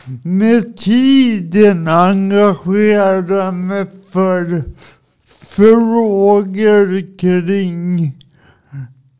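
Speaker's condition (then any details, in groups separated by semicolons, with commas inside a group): Cerebral palsy; drives adapted car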